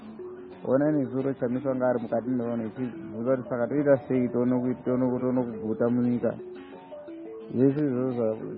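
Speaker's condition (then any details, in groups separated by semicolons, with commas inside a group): No condition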